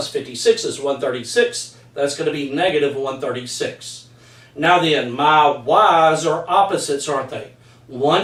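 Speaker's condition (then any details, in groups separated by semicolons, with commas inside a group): No condition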